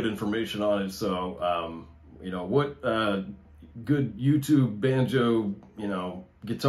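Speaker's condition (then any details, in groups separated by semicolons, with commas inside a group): No condition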